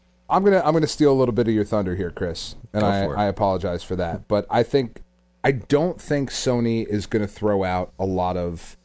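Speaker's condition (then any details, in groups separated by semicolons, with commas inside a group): No condition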